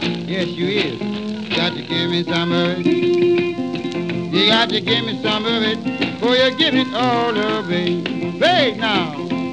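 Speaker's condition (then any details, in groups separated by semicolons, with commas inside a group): No condition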